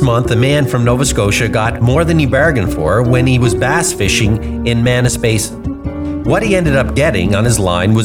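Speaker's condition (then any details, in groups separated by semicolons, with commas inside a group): No condition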